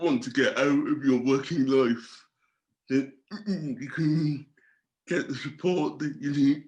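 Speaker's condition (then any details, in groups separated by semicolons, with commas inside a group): Cerebral palsy; from birth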